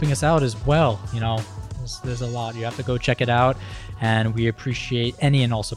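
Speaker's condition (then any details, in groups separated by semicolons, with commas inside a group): No condition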